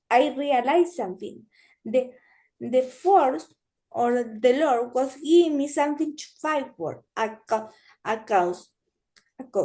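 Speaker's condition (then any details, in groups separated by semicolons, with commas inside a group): Cerebral palsy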